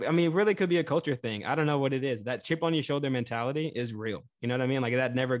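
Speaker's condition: No condition

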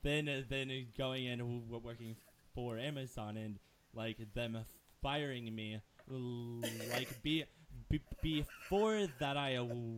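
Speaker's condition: Stutter; frequent word and phrase repetitions, part-word repetitions, repeated uh fillers, listeners mistake speech for drunkenness; repeated sounds, repeated words, prolonged sounds

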